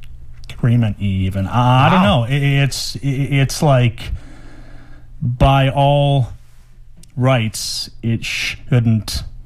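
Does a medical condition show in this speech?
Yes: stutter; self-described as breathing problem not mental, breathes wrong; stutter acknowledged on live radio, studio spotlights add anxiety; says everything on one breath until out of air, then breathes in, no stutter when singing; here repeated sounds, repeated words, blocks.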